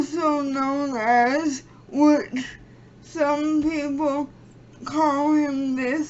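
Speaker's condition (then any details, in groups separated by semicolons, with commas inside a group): Cerebral palsy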